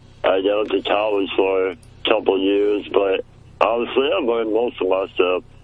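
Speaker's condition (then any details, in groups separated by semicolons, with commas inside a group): Muscular dystrophy; childhood onset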